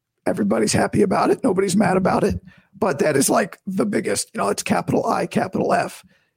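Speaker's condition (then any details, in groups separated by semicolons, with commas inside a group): Vocal cord surgery recovery; best in two weeks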